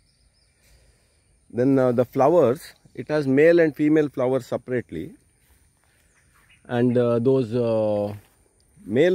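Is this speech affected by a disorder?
No.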